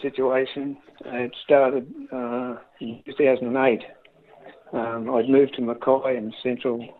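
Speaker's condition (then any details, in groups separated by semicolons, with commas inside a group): Parkinson's disease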